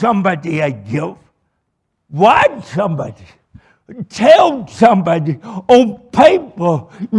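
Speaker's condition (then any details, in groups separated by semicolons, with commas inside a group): Cerebral palsy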